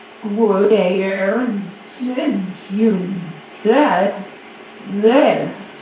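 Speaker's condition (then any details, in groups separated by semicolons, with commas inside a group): Severe paralysis and anarthria, speech-generating device; speech cortex implant for brain-computer interface; severe paralysis, clinical trial; anarthria, speech via brain-to-voice synthesizer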